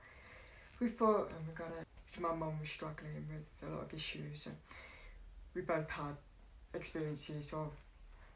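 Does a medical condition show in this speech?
Yes: deafness.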